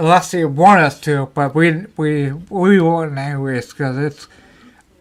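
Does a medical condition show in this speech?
Yes: ataxia; may slur speech, may sound drunk.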